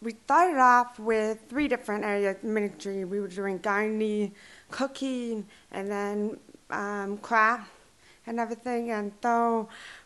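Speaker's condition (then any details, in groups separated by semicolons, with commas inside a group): Deaf and hard of hearing; since childhood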